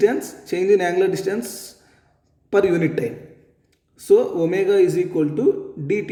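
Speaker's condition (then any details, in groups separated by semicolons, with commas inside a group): No condition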